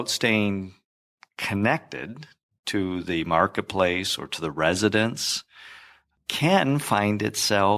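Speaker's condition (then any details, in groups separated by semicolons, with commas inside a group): No condition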